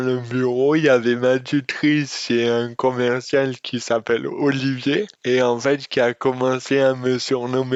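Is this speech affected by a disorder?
Yes: dystonia; speech disorder.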